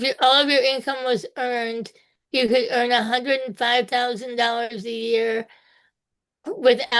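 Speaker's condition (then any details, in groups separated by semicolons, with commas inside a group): Spinal muscular atrophy type two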